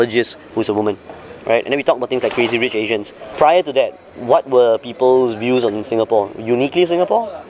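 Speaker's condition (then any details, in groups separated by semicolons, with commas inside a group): No condition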